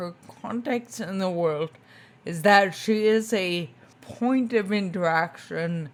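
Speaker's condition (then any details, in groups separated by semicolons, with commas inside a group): Spinocerebellar ataxia type 2, SCA2; tongue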